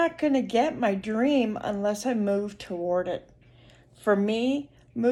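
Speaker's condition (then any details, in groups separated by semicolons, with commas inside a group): Cerebral palsy; speech noticeably atypical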